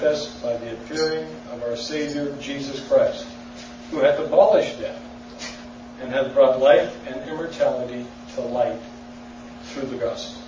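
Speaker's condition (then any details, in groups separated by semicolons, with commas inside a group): No condition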